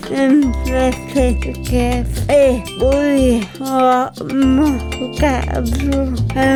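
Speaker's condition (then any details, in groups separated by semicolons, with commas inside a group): Cerebral palsy; from birth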